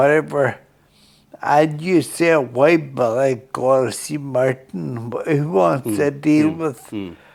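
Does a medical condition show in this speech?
Yes: Friedreich's ataxia.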